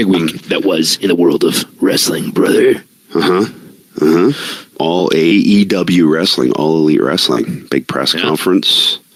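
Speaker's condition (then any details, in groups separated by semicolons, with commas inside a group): No condition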